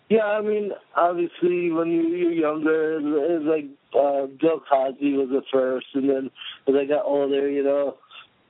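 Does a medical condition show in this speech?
Yes: cerebral palsy; visible to casting agents, cannot be hidden when acting; speech may sound drunk to radio listeners.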